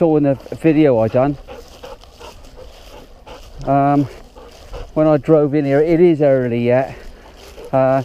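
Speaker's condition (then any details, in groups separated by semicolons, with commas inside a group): No condition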